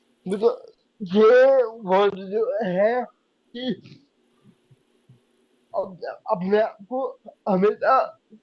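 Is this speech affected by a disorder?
Yes: cerebral palsy; could not speak as a child.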